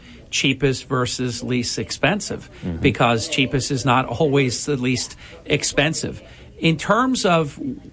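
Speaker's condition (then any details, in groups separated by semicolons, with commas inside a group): No condition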